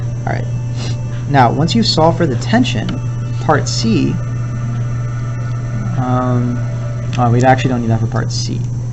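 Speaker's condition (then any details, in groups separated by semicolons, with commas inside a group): No condition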